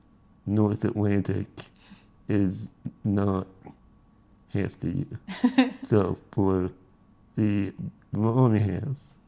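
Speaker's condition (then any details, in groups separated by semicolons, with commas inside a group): Spinal muscular atrophy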